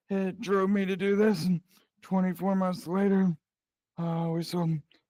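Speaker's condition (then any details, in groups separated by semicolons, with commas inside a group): Cerebral palsy; present from birth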